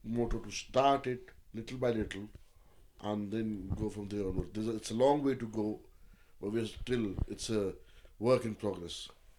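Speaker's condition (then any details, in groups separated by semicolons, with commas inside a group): No condition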